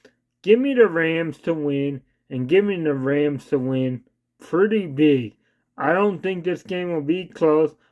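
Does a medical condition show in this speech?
Yes: cerebral palsy.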